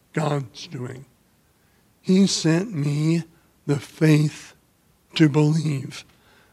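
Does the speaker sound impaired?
Yes: ALS; voice problem of unclear cause, first diagnosed as ALS, Lou Gehrig's disease; voice affected.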